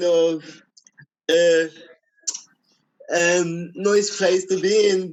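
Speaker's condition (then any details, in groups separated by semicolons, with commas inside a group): Cerebral palsy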